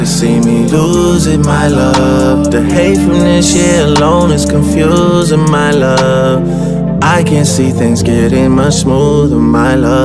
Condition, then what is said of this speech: No condition.